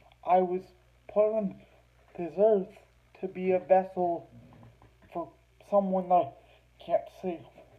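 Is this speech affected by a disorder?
Yes: cerebral palsy.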